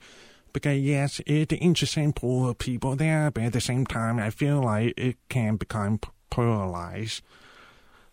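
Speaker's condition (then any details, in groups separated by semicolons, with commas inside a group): Profound deafness; uses cochlear implants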